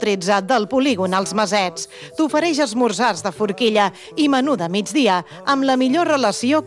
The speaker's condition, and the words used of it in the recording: No condition.